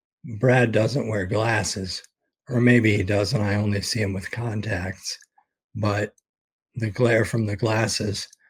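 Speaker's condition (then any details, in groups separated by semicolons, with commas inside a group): ALS; expects to lose voice very soon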